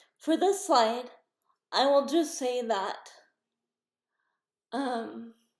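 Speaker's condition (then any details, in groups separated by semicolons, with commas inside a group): Cerebral palsy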